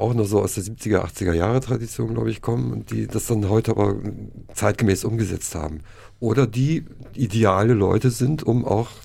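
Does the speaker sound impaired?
No.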